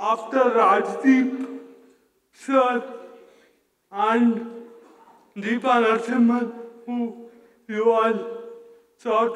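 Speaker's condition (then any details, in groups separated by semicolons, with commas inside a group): Cerebral palsy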